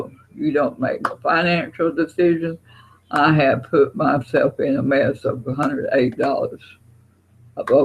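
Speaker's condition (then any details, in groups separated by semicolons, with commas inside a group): Parkinson's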